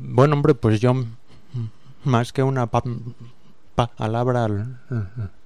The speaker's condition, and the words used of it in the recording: Stuttering. Si me oyen tartamudear es por una razón fundamental, y es que soy tartamudo.